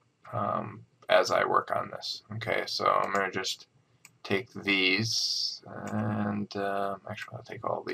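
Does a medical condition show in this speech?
No.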